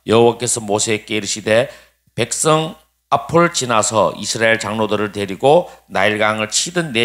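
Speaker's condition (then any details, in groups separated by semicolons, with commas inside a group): No condition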